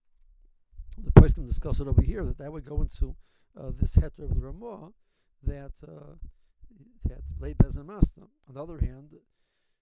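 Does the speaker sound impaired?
No.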